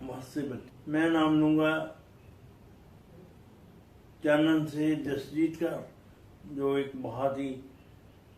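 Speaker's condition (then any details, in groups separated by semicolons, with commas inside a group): Cerebral palsy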